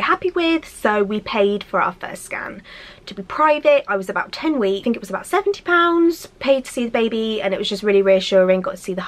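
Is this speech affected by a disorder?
No.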